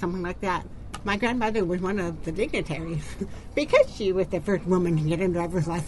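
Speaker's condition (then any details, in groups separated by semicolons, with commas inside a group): Deafness, profound, genetic, severe; mistaken for drunk slurring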